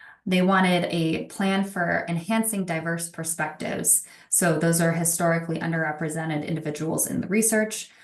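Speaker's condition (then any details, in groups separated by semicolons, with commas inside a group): No condition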